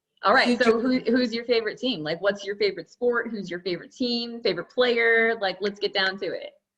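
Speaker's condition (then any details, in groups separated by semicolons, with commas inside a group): No condition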